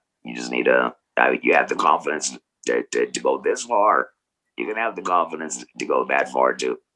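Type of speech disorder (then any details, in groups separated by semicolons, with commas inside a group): Electrolarynx speech; laryngectomy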